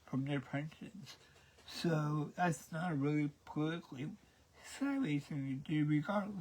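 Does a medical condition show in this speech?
Yes: cerebral palsy; present since birth.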